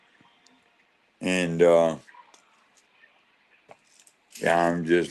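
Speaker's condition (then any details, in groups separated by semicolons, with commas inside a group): ALS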